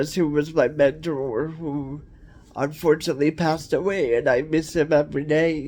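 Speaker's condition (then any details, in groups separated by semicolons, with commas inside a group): Cerebral palsy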